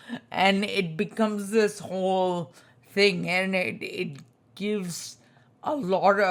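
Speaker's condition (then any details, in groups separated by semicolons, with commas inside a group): Spinocerebellar ataxia type 2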